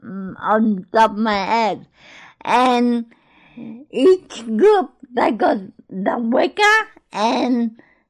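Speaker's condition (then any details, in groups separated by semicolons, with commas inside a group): Cerebral palsy; cerebral palsy since birth, born in Greece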